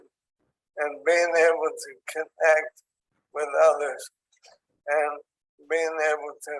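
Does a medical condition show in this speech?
Yes: ALS; onset in hands and arms, tracheostomy.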